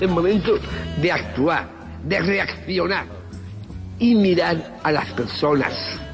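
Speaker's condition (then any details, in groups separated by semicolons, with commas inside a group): Down syndrome; trisomy 21, three copies of chromosome 21, genetic, congenital, age 47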